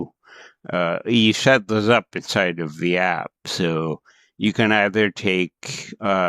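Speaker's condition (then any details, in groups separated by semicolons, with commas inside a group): Cerebral palsy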